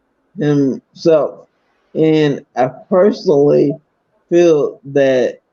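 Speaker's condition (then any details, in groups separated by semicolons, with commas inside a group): Multiple sclerosis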